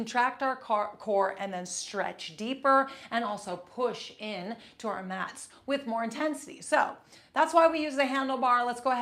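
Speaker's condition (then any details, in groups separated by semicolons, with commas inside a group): No condition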